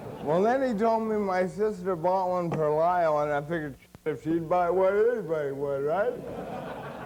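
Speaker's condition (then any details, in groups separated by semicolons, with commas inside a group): Cerebral palsy; since birth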